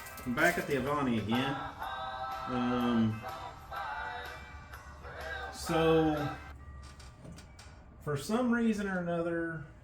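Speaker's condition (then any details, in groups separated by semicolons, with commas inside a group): No condition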